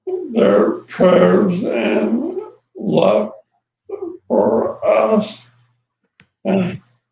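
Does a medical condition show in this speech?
Yes: ALS; progressive, onset around age 50; voice changed early.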